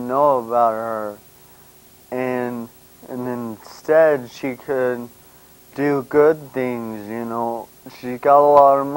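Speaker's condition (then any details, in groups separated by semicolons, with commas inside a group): Brain injury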